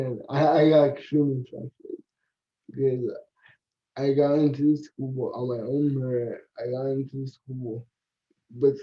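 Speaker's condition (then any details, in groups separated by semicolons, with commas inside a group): Cerebral palsy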